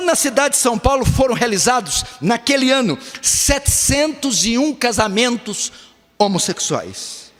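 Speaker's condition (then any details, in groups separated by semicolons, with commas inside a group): No condition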